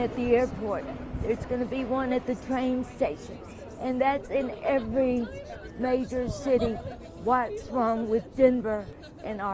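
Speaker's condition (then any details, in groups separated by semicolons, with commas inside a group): Cerebral palsy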